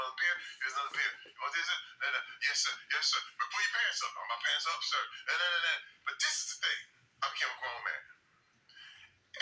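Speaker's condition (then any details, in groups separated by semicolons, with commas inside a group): No condition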